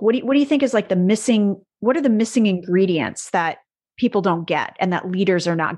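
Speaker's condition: No condition

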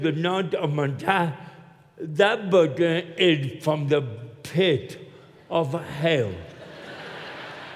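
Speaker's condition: Cerebral palsy; speech impediment

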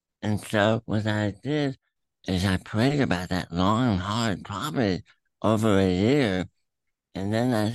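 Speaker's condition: Throat cancer, tumor through tongue, attached to epiglottis; throat cancer three times, radiation with molded mask, chemo, checkups at Erlanger Medical Center Chattanooga; voice affected by cancer, eating issues from tongue tumor, still talks at length

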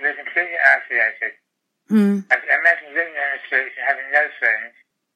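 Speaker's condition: Tongue cancer, glossectomy; tongue cancer noticed 2 days after honeymoon, most of tongue removed; terminal, sent home to die after 2 weeks in hospice, pain under control, noisy machine; speech harder and harder after tongue removal, very slow

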